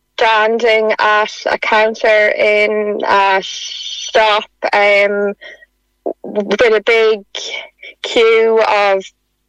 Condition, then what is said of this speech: Stuttering. She also gets constant hang-ups on phone calls instead of the listener waiting for her to speak.